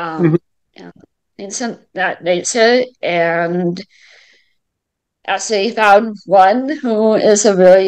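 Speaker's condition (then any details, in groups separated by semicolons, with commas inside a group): Mild cerebral palsy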